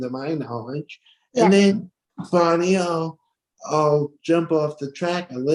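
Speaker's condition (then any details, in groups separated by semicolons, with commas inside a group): Cerebral palsy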